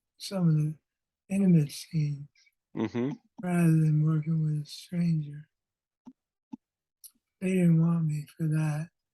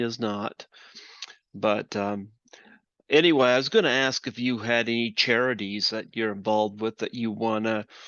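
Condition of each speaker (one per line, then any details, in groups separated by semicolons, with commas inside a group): Parkinson's disease; progressing; lost former character voice
No condition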